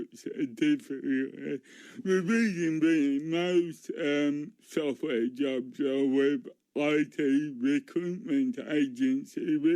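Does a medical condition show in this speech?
Yes: cerebral palsy; speech noticeably affected.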